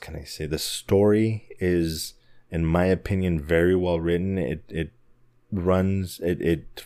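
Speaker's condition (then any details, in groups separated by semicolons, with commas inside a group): No condition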